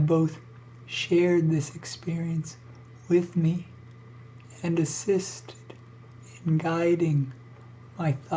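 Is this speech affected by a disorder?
Yes: ALS; struggles to breathe.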